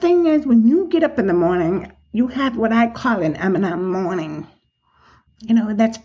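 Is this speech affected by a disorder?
Yes: profound deafness, acquired, profound.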